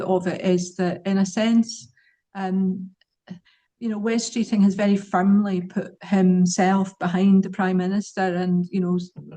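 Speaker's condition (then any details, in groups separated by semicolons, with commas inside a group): No condition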